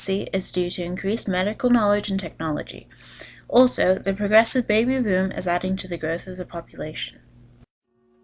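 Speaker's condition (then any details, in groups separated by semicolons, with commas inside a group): No condition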